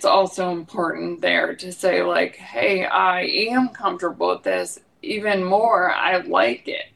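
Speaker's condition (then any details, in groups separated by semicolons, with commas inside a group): ALS; young onset, diagnosed in 30s, spinal surgery before diagnosis without improvement; progressing physically; uses a voice amplifier when talking, host hears her fine without it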